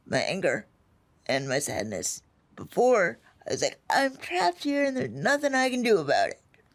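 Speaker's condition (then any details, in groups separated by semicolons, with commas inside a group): Spastic quadriplegic cerebral palsy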